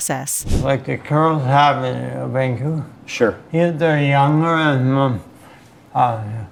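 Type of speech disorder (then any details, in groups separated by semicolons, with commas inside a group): Hyperkinetic dysarthria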